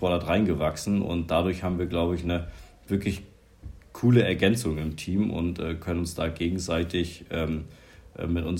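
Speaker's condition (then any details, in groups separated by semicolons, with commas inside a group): No condition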